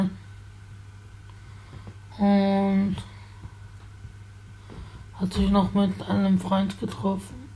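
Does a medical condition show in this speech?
Yes: spasticity from birth; multiple sclerosis.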